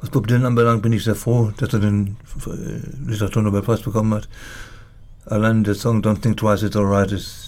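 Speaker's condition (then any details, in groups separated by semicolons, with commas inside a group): Parkinson's disease; symptoms initially ignored, brainstem and movement affected, fine motor decline, shrinking handwriting; says speech, cognition and memory not affected by Parkinson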